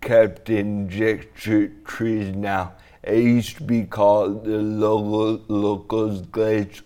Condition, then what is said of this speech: Brain injury. Walk, you came in with a walker, and your speech is slurred, but you're very point on with everything.